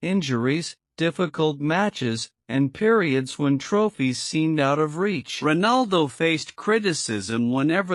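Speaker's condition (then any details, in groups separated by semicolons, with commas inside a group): No condition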